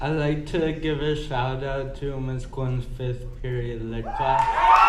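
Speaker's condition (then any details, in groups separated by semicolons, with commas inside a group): Cerebral palsy; physical therapy since early childhood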